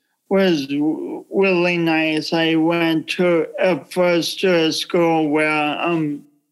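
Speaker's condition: Cerebral palsy; pronounced speech impediment

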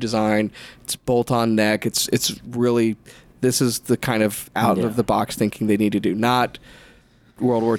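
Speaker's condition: No condition

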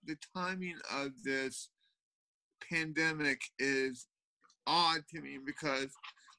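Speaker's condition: Cerebral palsy; cerebral palsy since birth

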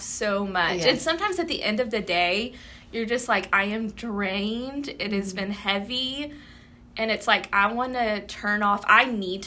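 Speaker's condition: No condition

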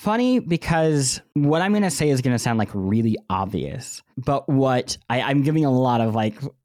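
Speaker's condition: Cleft lip and palate; 2-3 months recovery each

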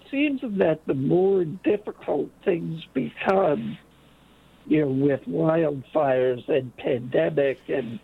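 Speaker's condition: Late-onset Pompe disease; infusion treatment

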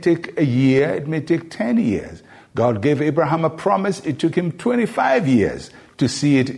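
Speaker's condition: No condition

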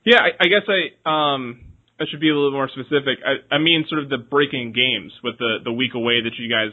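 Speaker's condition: No condition

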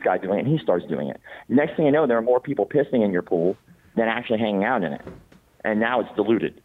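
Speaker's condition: Cleft palate; congenital

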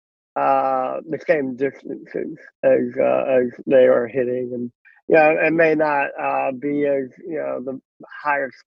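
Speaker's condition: Cleft lip and palate; congenital cleft lip and palate, possibly radiation-related, hole in mouth, could not eat, 23 surgeries, born with one arm

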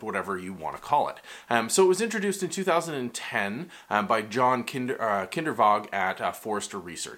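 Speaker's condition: No condition

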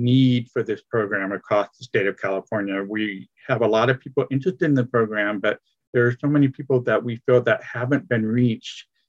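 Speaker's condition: Severe hearing loss; congenital severe hearing loss, unable to speak first few years of life, extensive speech therapy

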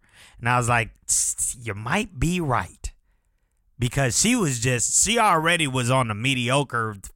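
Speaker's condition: No condition

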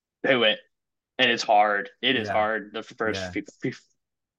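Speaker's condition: Stuttering; lifelong stuttering, father also stutters; words sometimes take longer to come out, may look tense when getting stuck; repeated sounds

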